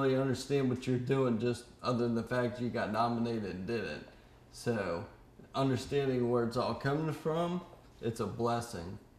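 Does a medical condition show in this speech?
Yes: ALS.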